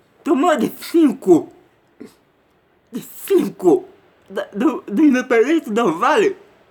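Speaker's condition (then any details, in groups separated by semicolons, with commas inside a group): Cerebral palsy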